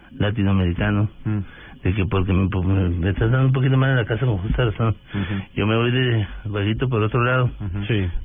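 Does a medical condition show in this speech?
Yes: Parkinson's disease; onset after returning to Bogotá, stooped hunched posture at times, loss of strength, weakness; voice sometimes trembles, sometimes intelligible, sometimes not understood at all.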